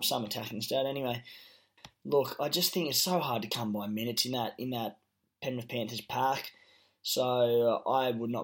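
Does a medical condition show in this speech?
No.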